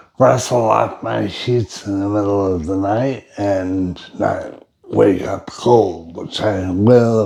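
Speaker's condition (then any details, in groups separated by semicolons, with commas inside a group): Brain injury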